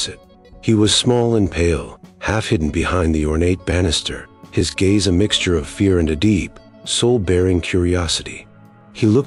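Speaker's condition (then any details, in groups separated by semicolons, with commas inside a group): No condition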